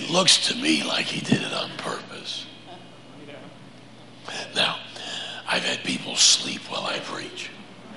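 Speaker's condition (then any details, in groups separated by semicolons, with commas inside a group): Laryngeal cancer; laryngectomy scheduled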